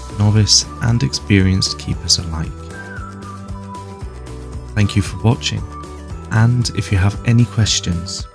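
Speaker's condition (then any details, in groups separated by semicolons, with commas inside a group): No condition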